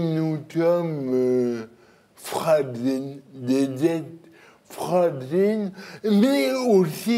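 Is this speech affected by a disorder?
Yes: cerebral palsy; birth injury.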